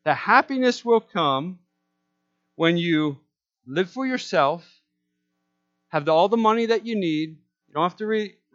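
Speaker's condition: No condition

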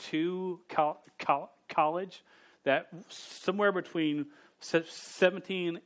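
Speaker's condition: Stutter; stutter since age 5, persisted through teenage years, no successful fix; still stutters, speaking publicly for about 23-24 years; not fully fluent, stuttered on own name as teenager; repeated sounds, prolonged sounds

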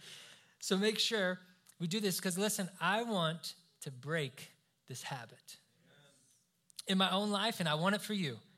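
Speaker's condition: No condition

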